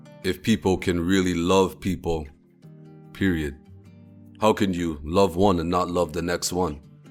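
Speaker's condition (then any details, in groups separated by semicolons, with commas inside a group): No condition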